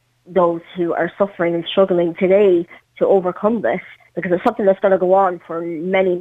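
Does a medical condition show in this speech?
Yes: cleft palate; congenital, parental Chernobyl radiation, premature birth, over 20 surgeries, webbed legs, amputation, prosthetic limb since 12; all needed treatments received in Ireland, fully active.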